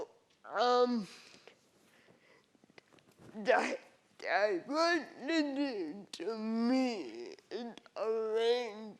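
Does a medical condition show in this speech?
Yes: cerebral palsy; cerebral palsy accent, listeners adjust over time.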